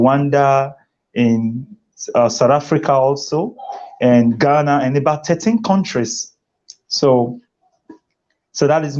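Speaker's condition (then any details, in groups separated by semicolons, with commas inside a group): No condition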